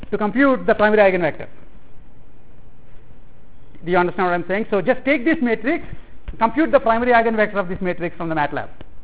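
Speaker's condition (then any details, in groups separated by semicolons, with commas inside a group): No condition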